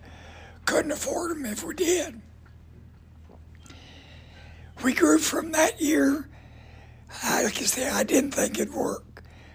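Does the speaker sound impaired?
Yes: voice damage from cancer; raspy voice, voice box destroyed by cancer.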